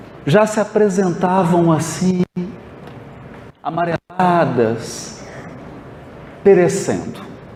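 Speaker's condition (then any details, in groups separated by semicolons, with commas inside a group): No condition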